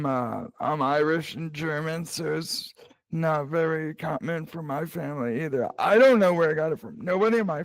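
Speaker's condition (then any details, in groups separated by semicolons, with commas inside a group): Cerebral palsy; present from birth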